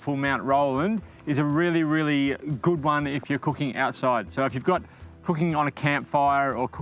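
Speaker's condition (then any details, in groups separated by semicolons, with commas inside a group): No condition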